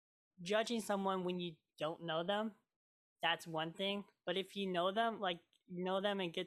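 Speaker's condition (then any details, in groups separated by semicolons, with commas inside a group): Cleft lip and palate; many childhood surgeries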